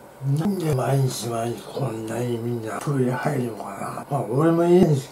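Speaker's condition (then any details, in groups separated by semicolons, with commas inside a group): Tongue cancer, partial glossectomy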